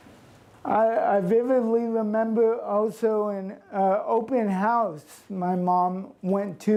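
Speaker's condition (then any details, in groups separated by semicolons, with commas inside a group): Cerebral palsy; since birth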